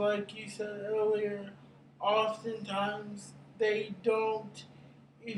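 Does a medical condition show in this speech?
Yes: cerebral palsy; brain injury.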